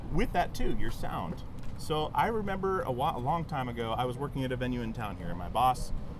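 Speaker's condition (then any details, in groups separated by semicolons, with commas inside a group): No condition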